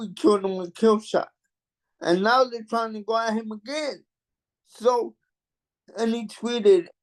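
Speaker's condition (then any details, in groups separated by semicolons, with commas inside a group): Cerebral palsy; mild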